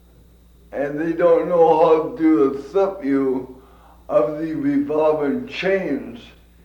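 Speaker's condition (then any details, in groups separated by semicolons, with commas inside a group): Cerebral palsy; from birth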